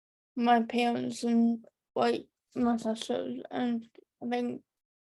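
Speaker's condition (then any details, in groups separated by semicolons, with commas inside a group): Cerebral palsy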